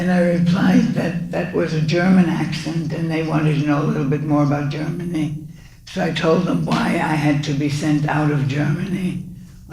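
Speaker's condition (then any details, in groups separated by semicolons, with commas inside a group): Parkinson's; speech difficulty attributed to disease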